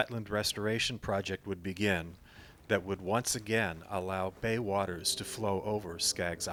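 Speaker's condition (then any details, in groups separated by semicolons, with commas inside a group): No condition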